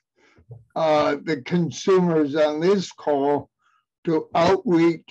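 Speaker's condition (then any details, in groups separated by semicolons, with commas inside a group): Cerebral palsy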